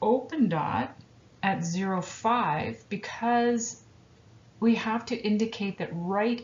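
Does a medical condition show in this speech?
No.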